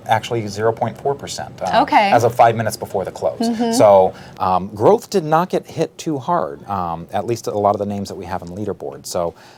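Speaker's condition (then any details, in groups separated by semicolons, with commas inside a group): No condition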